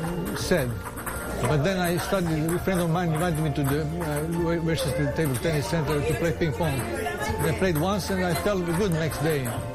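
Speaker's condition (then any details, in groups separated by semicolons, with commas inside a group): Parkinson's disease; diagnosed 10 years ago, motor symptoms stopped guitar playing after six years; ping pong twice weekly at Westchester Table Tennis Center, symptoms partly reversed, about 50% function regained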